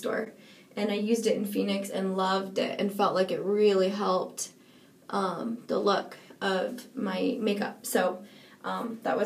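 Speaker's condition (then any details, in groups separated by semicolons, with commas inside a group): No condition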